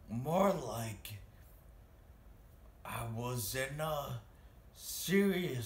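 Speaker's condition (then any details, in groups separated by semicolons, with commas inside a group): Traumatic brain injury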